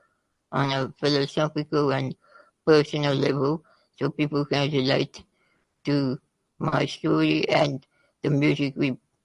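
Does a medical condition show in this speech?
Yes: spinal muscular atrophy type 2.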